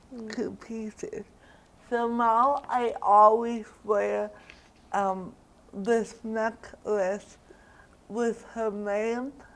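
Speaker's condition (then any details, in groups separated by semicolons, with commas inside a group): Cerebral palsy; diagnosed around age one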